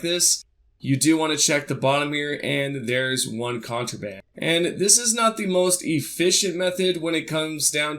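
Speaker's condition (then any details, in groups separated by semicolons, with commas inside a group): No condition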